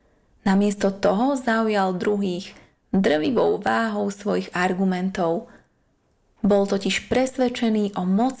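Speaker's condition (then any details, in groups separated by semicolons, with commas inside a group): No condition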